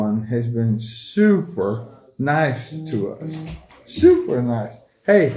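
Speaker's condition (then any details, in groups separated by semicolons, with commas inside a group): ALS; bulbar-upper onset, tongue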